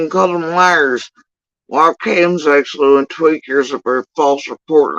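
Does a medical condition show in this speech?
Yes: facial paralysis after surgery; tongue.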